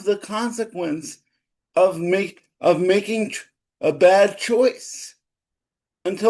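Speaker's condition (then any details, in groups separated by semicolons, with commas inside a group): Cerebral palsy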